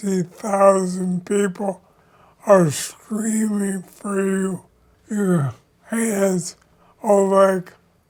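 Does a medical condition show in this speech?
Yes: ALS; onset in hands; voice lost timbre, losing use of voice and hands.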